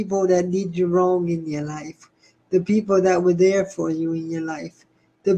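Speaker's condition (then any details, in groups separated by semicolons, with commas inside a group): Spastic cerebral palsy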